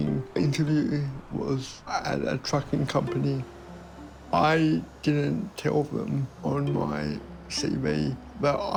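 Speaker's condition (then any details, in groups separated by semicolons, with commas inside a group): Cerebral palsy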